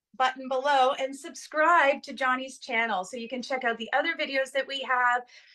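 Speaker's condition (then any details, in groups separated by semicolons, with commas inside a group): No condition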